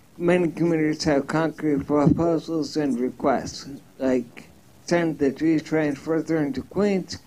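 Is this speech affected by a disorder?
Yes: ataxia; neuromuscular disease.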